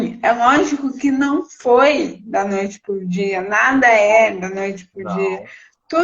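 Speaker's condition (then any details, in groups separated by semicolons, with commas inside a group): Cerebral palsy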